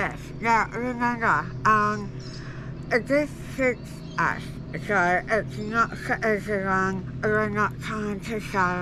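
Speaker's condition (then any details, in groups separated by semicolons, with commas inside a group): Jaw cancer surgery; tracheostomy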